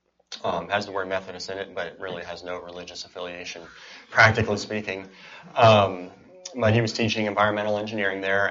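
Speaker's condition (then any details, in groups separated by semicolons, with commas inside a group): Cleft palate and cleft lip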